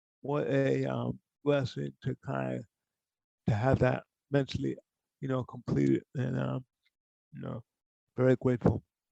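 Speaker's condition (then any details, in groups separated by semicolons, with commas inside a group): Cerebral palsy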